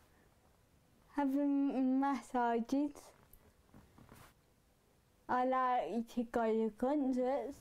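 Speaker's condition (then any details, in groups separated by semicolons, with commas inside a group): Ataxia-telangiectasia; rare genetic condition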